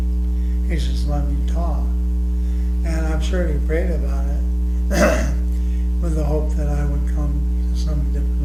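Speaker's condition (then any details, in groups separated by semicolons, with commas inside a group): ALS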